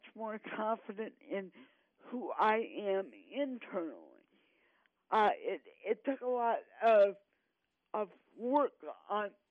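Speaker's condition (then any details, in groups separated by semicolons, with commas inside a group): Cerebral palsy; 18 years of speech therapy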